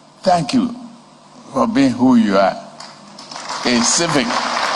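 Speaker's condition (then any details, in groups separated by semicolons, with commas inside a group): No condition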